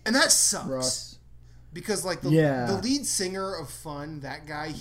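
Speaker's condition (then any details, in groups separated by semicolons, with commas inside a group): No condition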